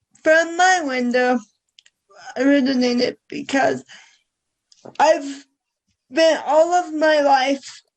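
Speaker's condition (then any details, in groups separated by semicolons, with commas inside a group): Cerebral palsy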